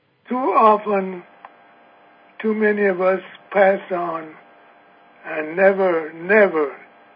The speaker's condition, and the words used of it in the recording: Parkinson's disease. Well, listen, Annie, it's been pretty choppy up until now, and I understand he's having some difficulty.